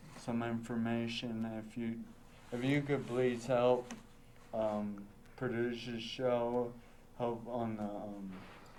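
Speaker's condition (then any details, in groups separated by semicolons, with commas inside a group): Traumatic brain injury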